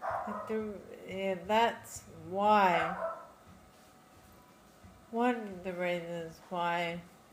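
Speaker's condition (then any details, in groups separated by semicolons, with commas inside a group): Friedreich's ataxia; diagnosed in childhood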